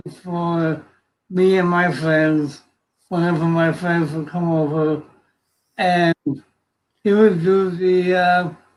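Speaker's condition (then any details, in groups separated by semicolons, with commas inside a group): Cerebral palsy; from birth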